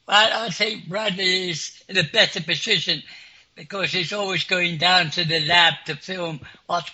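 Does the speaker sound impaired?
Yes: clinically deaf; clinically deaf since school age.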